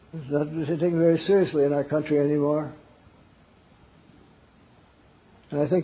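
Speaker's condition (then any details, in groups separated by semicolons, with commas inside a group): Parkinson's; wakes up around 3 am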